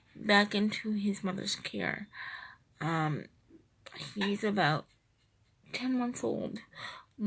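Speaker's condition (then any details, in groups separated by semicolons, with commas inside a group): Cerebral palsy, triplegia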